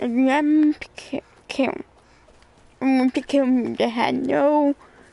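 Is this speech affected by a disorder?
Yes: cerebral palsy.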